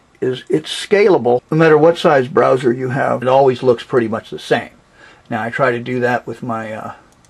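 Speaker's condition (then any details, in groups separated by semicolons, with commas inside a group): No condition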